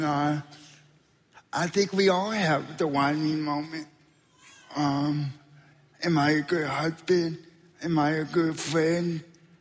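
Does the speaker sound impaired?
Yes: spastic quadriplegic cerebral palsy; neurological muscle stiffness limiting arm and leg mobility.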